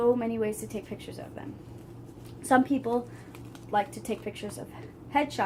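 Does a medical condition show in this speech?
No.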